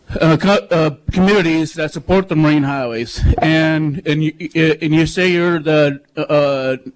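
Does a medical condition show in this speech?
Yes: stammer, mild; stammers a bit; here repeated sounds, prolonged sounds.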